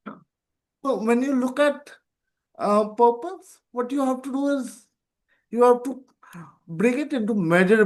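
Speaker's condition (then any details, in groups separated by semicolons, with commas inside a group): Cerebral palsy; present from birth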